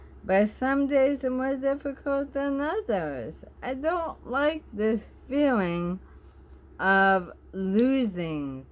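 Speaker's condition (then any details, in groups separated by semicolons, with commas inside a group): Bulbar ALS; bulbar onset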